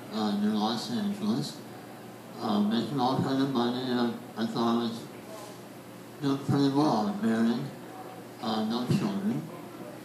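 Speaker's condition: Stage 4 oral cancer, oral/throat cancer

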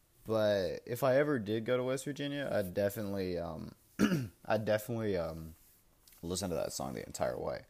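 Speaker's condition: No condition

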